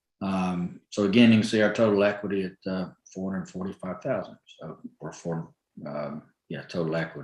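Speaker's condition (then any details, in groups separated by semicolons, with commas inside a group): No condition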